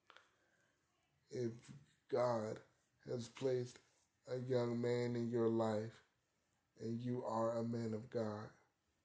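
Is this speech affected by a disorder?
Yes: cerebral palsy; arthritis.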